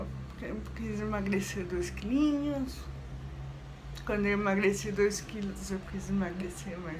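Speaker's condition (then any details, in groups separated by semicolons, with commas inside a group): Cerebral palsy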